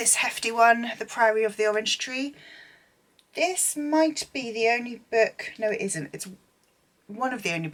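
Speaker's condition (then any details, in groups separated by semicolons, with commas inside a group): No condition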